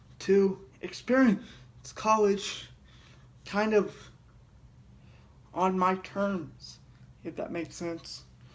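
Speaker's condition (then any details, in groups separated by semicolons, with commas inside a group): Cerebral palsy; heavily altered breathing patterns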